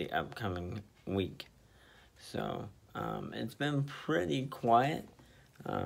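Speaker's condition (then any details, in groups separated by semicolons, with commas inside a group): Spastic diplegia cerebral palsy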